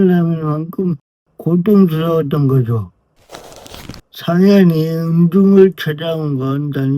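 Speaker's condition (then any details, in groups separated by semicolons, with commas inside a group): Brain lesion disability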